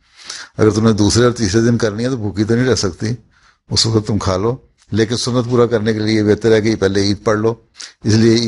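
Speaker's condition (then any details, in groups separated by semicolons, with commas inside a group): No condition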